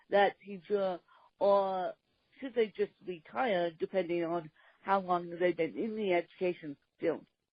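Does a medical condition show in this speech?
Yes: cerebral palsy, mixed, moderate.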